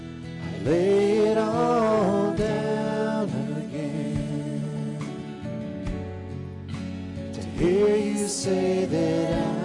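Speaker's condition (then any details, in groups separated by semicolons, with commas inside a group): No condition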